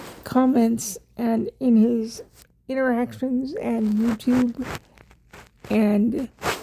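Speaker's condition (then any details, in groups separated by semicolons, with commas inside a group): Cerebral palsy; wheelchair user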